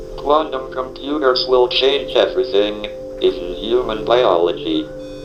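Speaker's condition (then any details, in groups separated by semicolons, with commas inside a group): ALS, speech-generating device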